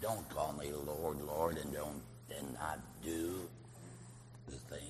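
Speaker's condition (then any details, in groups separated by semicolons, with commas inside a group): Laryngectomy, voice prosthesis; like a kazoo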